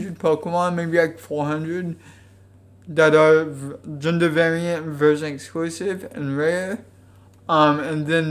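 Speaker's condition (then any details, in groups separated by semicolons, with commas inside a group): Cerebral palsy; affects legs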